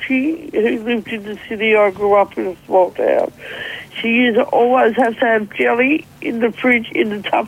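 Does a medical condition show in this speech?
Yes: cerebral palsy; head shaking when spooning jelly to mouth as a child.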